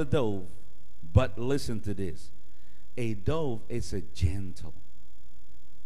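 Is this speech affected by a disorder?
No.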